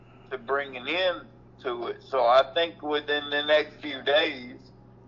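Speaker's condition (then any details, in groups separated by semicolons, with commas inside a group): Cerebral palsy; reports being back on feet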